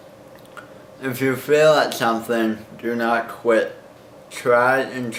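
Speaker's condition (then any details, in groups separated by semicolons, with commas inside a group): Cerebral palsy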